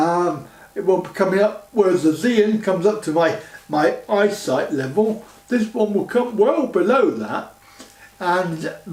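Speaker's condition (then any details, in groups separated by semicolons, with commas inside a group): Cerebral palsy; back surgery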